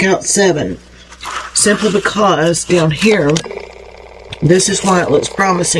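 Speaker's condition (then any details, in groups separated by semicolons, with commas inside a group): No condition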